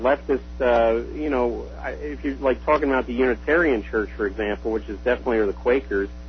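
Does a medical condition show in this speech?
No.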